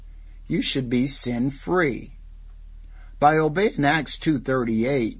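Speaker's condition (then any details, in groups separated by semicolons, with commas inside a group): No condition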